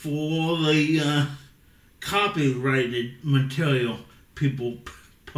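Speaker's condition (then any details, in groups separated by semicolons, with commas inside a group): Cerebral palsy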